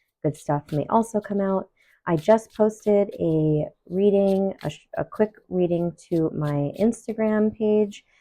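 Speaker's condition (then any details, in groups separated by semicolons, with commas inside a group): No condition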